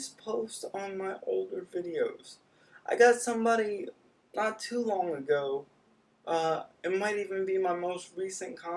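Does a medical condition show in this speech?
Yes: cerebral palsy.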